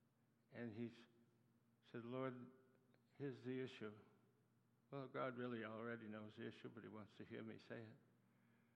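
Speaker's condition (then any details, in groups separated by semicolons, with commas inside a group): Parkinson's disease; neuropathy attacks nerves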